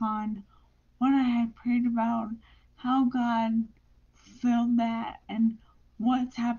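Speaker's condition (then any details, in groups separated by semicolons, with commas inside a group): Brain injury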